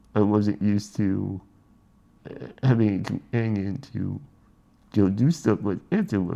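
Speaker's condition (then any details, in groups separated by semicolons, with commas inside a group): Spinal muscular atrophy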